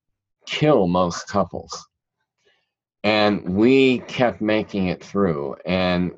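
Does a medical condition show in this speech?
Yes: cleft palate; present since childhood.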